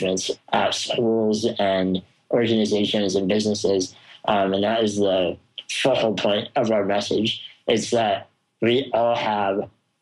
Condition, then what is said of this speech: Spinal muscular atrophy. I don't understand why I'm talking to a guy that sounds kind of mumbly.